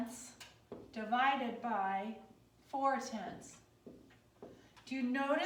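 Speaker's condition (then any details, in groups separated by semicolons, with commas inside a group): No condition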